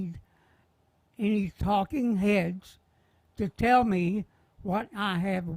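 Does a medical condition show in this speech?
Yes: head cancer surgery; part of tongue removed.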